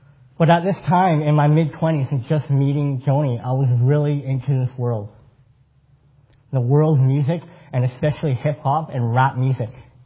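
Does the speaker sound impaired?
Yes: cleft palate; congenital cleft palate.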